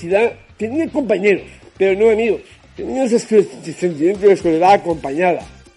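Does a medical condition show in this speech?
Yes: Down syndrome; genetic disorder.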